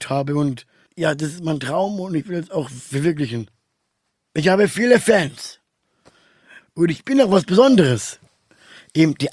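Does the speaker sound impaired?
Yes: Down syndrome; trisomy 21.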